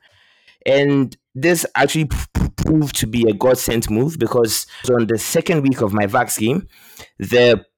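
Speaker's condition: Stammer; stammer since childhood, really bad growing up, one year of speech therapy as adult; two speech therapy courses in past year, weekly Toastmasters public speaking practice, openly discloses stammer; repeats or blocks on some words, fluency improved over time; prolonged sounds

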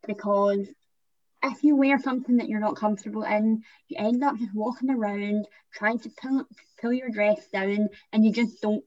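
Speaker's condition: Cleft palate, Van der Woude syndrome; condition transcribed as Vanderbilt, congenital cleft palate, lip pits; often not understood by new people, cannot say s sounds, stutters or says nothing when flustered

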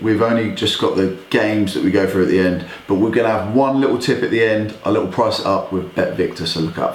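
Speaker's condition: No condition

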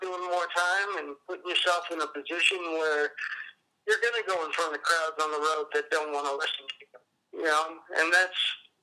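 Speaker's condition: Cerebral palsy; appearance likened to Parkinson's

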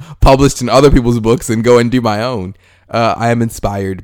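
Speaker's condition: No condition

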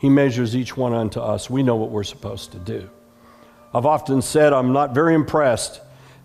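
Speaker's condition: No condition

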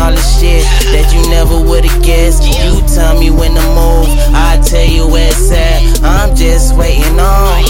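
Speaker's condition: No condition

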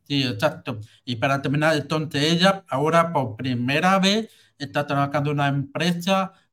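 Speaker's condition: Hearing loss with cochlear implant; implant electrically stimulates cochlea

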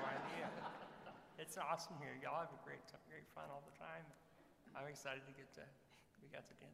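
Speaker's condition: Muscular dystrophy

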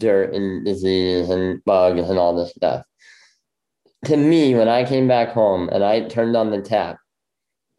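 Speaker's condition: Bilateral cleft lip; congenital bilateral

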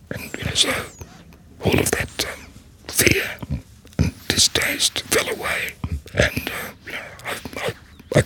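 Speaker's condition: Laryngectomy, voice prosthesis

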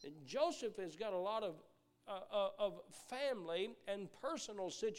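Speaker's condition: No condition

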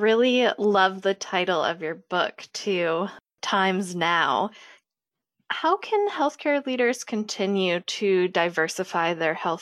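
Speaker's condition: No condition

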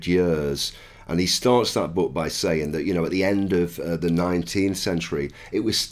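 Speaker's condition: No condition

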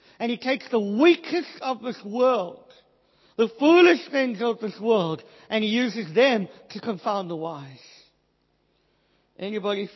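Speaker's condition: Cleft palate, Pierre Robin syndrome

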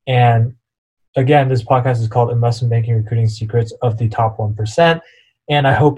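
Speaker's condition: No condition

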